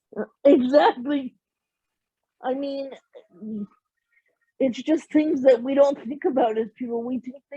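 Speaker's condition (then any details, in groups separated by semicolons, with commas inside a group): Cerebral palsy; premature birth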